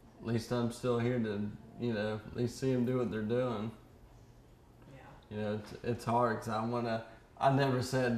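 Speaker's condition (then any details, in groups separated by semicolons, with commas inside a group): ALS; ALS, upper and lower motor neuron, leg spasticity, arm weakness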